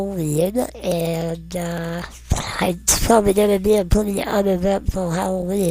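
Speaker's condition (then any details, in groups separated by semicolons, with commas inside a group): Non-progressive muscular dystrophy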